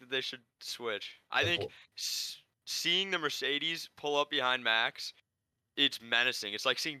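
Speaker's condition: No condition

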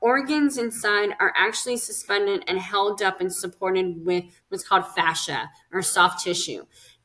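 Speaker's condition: Cleft lip and palate; congenital cleft lip and palate, several facial surgeries, bone graft surgery, speech therapy, physical therapy after graft

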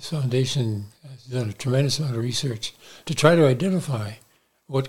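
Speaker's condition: Parkinson's disease; early loss of smell, weak shoulder, little tremor, slightly unstable on feet, subdued gestures and movements; about 15 years since diagnosis, on medication, regular exercise including boxing, cycling, weights, walking

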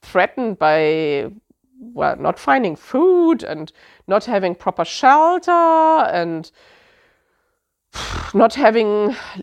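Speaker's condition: No condition

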